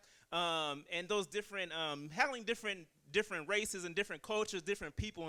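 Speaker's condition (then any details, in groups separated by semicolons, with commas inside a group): No condition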